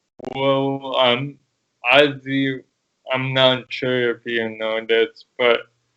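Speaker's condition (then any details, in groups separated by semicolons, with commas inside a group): Cerebral palsy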